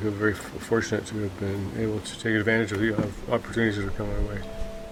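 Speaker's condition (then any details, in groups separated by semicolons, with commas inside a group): Parkinson's disease; symptoms began early 50s, diagnosed around age 56 to 57, Lewy body dementia a year later, aunt had Lewy body dementia; more animated in conversation than five years earlier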